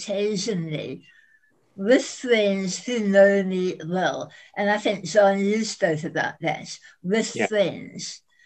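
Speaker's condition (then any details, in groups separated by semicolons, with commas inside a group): Head and neck cancer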